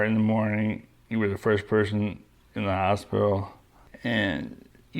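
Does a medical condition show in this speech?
Yes: young onset Parkinson's disease.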